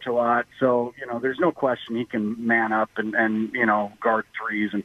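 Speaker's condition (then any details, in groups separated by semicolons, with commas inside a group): No condition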